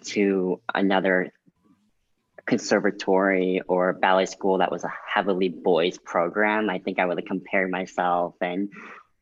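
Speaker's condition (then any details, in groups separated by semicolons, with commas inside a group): Cleft lip and palate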